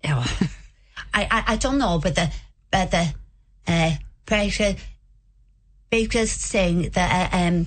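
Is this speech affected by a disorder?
Yes: aphasia; brain injury from congenital AVM, airlifted to Cork hospital, surgery, spasticity in arm and leg; transferred to hospital in Tulnery, ongoing recovery, support from Acquired Brain Injury Ireland; relearned talking at Cork hospital, word-finding difficulty, hesitant, breaks off, needs time.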